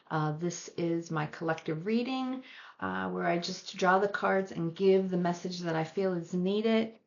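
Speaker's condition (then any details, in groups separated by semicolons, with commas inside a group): No condition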